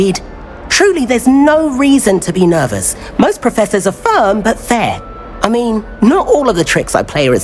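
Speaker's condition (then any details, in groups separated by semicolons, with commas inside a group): No condition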